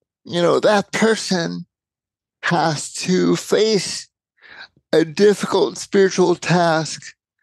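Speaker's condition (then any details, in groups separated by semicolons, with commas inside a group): Cerebral palsy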